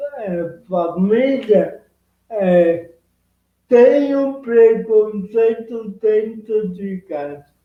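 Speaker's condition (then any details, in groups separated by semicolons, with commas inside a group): Cerebral palsy; present from birth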